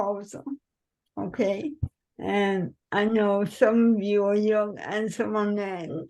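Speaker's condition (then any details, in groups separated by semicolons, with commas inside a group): Cerebral palsy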